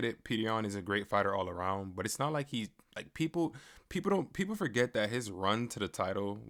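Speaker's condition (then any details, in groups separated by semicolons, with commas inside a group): No condition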